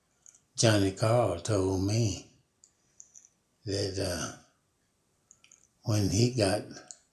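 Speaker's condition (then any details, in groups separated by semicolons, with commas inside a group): Parkinson's disease; Parkinson's for about 5 years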